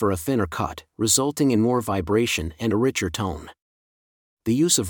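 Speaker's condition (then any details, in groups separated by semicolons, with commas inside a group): No condition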